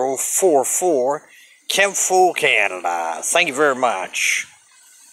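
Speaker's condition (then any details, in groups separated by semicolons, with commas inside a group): No condition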